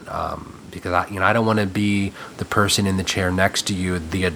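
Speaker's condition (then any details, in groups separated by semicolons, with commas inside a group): No condition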